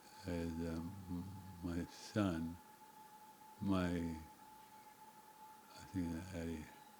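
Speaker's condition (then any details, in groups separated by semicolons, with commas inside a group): Parkinson's disease; long-standing; very quiet speech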